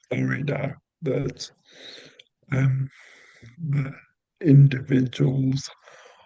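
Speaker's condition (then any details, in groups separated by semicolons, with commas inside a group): Cerebral palsy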